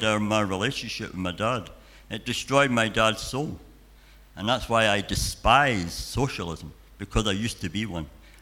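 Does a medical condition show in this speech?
Yes: cleft palate and cleft lip.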